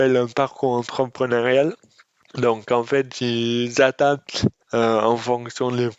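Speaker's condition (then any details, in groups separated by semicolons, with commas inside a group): Dystonia; speech disorder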